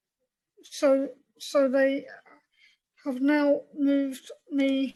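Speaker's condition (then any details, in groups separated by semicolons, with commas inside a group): Cerebral palsy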